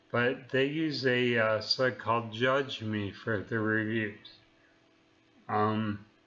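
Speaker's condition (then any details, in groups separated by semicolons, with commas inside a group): Neurological disease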